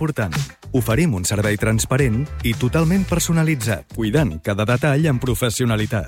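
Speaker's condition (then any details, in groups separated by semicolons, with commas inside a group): No condition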